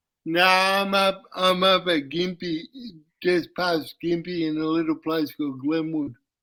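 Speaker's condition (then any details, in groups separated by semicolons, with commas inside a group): Cerebral palsy; uses wheelchair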